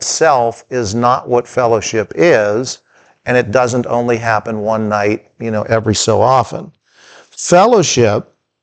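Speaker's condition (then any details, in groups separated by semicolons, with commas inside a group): No condition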